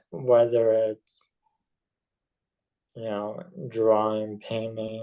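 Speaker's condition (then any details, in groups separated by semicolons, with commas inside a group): ALS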